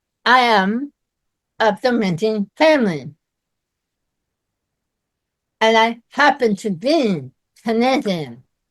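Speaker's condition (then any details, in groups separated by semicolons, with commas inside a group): Myasthenia gravis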